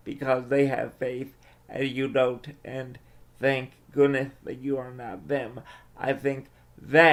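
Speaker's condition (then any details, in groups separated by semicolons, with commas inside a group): Cerebral palsy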